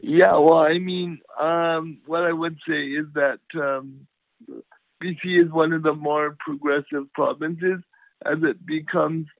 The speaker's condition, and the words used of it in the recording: Cerebral palsy. I can use my voice very well.